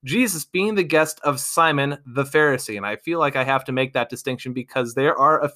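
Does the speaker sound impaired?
No.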